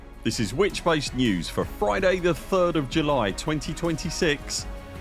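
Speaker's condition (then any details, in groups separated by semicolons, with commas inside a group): No condition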